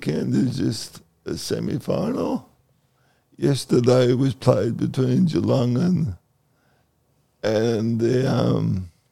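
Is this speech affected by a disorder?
Yes: cerebral palsy; second COVID vaccine dose, Pfizer chosen on doctor's advice over AstraZeneca due to blood clot risk.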